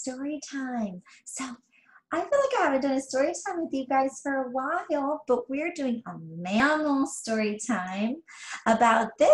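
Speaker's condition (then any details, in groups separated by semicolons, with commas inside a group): No condition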